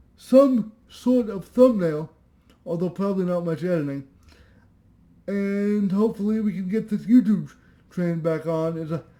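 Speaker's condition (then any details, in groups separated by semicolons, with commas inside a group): Cerebral palsy; voice tone sometimes odd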